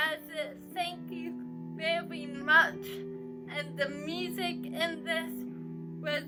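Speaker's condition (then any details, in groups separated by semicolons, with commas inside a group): Cerebral palsy; uses crutches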